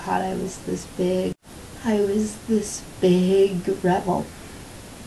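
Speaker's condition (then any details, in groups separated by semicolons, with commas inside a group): Cerebral palsy; stutter-like speech spasms from muscle spasms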